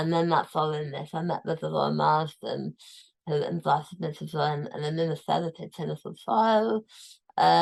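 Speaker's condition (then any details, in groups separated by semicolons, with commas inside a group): Tongue cancer, tongue removed; almost entire tongue removed, five millimeters left; post-surgery, cancer-free, diagnosed stage 4; relearned eating, liquids to purees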